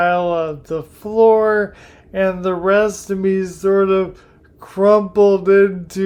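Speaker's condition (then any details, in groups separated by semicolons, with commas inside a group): Primary lateral sclerosis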